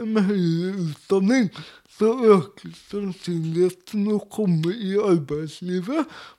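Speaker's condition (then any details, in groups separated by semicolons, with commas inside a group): Cerebral palsy; speech difficulties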